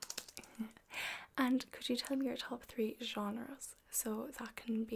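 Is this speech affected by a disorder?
No.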